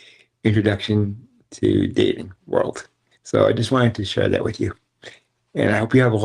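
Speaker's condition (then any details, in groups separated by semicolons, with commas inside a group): Cerebral palsy; wheelchair user, muscle spasms triggered by strong emotions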